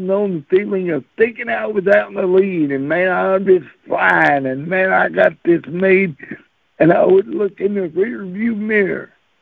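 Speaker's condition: Cerebral palsy; since birth

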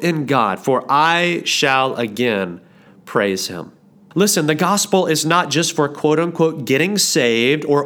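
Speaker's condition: No condition

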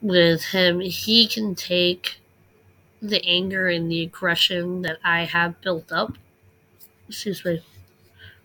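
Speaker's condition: Cleft lip and palate, unilateral cleft lip and palate; many childhood surgeries

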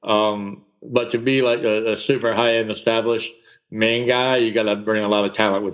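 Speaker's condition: Cleft palate; congenital cleft palate, multiple surgeries; speech impediment in childhood, speech therapy after moving south, others mocked way of talking

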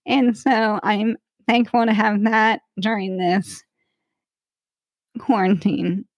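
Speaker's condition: ALS; voice affected when tired or talking too much, voice banked years ago for computer

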